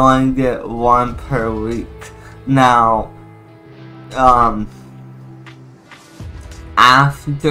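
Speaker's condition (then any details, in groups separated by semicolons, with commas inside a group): Cerebral palsy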